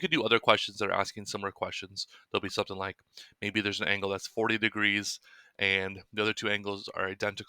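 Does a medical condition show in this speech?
No.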